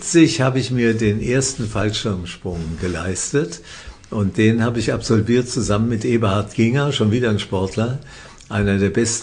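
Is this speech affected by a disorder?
Yes: Parkinson's disease; diagnosed by a psychiatrist, treated by professor Jens Volkmann in Würzburg, on medication; physically active, symptoms barely noticeable.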